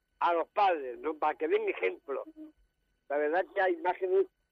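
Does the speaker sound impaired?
Yes: Down syndrome; genetic, extra chromosome.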